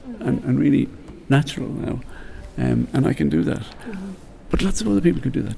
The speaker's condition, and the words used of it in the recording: Parkinson's disease. I do these exercises all the time, and I can keep my voice, you know, strong.